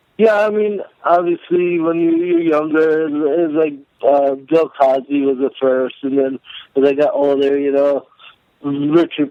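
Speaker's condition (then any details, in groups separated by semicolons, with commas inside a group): Cerebral palsy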